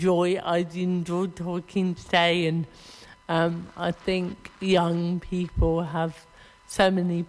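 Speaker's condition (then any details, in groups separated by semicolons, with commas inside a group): Cerebral palsy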